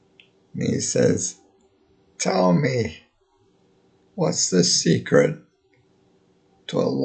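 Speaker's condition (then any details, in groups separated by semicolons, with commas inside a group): Multiple sclerosis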